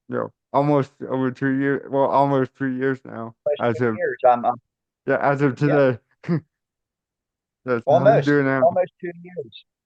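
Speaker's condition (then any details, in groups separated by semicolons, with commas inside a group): Cerebral palsy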